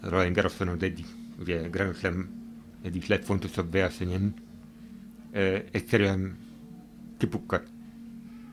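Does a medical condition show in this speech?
Yes: hearing impairment.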